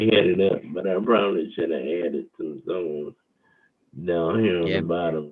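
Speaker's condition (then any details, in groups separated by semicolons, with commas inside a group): Cerebral palsy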